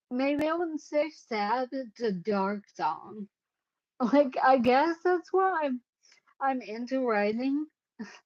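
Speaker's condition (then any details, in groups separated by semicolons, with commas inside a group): Cerebellar ataxia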